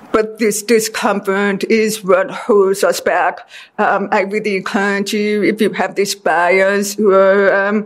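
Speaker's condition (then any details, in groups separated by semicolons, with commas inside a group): Deafness; deaf since childhood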